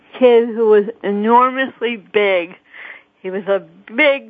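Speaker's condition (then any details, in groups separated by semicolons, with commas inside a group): Cerebral palsy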